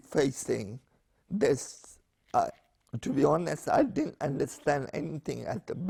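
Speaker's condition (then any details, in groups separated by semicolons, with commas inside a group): Spastic paraplegia with essential tremor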